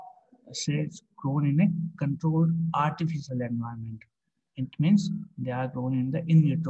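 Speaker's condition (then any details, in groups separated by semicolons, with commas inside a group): No condition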